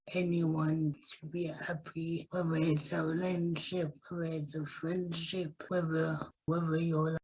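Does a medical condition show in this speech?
Yes: cerebral palsy.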